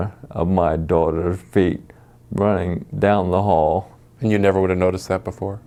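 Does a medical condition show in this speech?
Yes: ALS.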